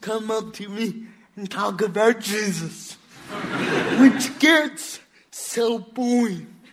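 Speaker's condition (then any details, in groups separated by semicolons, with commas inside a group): Cerebral palsy; says cannot do voices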